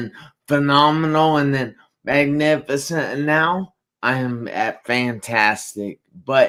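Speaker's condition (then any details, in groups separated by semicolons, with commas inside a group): Traumatic brain injury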